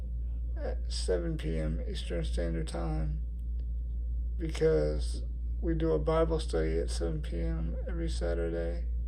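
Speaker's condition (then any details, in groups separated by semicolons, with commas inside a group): Cerebral palsy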